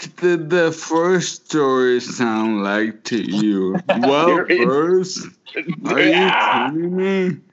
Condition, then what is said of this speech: ALS (motor neuron disease). I have a motor neuron disease. If you don't mention that, you'll be distracted the whole time.